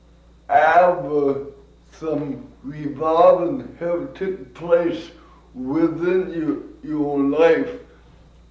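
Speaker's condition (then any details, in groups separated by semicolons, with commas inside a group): Cerebral palsy; from birth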